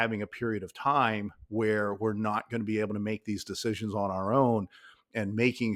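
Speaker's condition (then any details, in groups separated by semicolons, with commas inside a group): No condition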